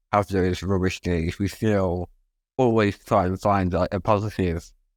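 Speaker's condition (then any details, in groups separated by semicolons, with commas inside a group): Spinal muscular atrophy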